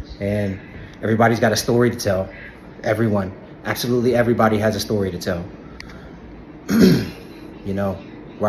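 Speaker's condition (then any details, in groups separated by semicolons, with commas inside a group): No condition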